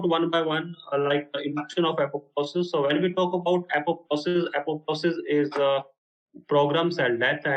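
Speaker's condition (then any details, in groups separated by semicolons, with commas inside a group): No condition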